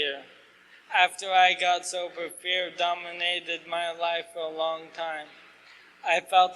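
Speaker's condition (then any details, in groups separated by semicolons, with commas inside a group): ALS; asked to talk slower, clearer, losing voice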